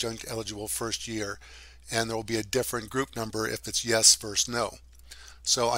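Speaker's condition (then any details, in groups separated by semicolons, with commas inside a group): No condition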